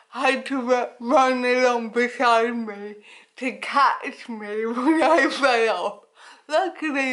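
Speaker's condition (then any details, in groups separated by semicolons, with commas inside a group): Cerebral palsy; affects speech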